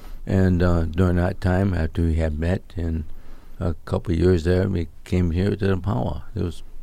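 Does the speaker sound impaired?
Yes: ALS; onset year ago, slurred speech, limb and torso weakness, stroke ruled out, Mayo Clinic neurologist diagnosis; recently diagnosed, weakening body, cane always, MSU voice banking twice weekly with Tessa, William; slightly slurred, talking getting harder, fears sounding mumbled, voice disrupts train of thought, expects voice loss.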